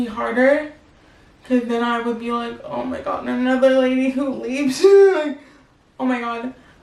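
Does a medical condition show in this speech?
Yes: cerebral palsy, spastic quadriplegic.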